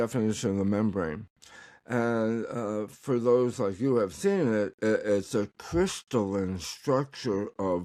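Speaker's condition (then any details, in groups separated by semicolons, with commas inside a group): Tongue cancer; recovering, tongue exercises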